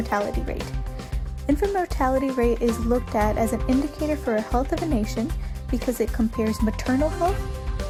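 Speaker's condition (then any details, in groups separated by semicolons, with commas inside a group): No condition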